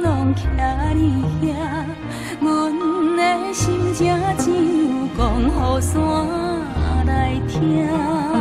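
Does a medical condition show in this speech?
No.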